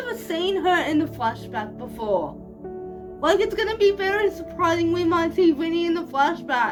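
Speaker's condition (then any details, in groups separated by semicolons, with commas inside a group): Cerebral palsy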